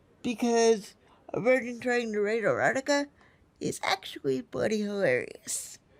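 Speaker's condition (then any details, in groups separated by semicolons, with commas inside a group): Spastic quadriplegic cerebral palsy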